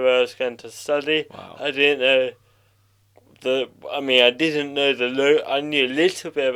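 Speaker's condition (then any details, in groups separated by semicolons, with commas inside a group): Cerebral palsy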